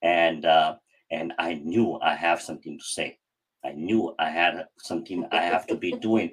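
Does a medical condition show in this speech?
Yes: cleft palate; hard to speak growing up, could not say every word even in high school, mocked for speech.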